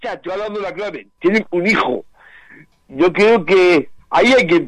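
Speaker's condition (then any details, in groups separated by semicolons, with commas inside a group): Down syndrome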